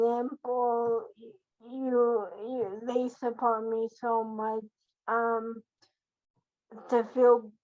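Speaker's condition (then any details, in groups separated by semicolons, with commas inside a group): Cerebral palsy quadriplegia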